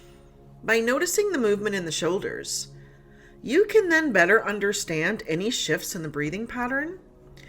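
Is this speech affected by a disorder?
No.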